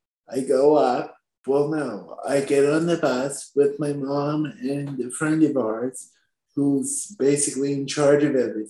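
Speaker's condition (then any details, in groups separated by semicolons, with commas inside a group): Spastic quadriplegic cerebral palsy; from birth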